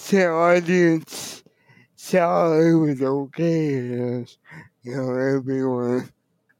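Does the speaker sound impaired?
Yes: cerebral palsy; wheelchair user.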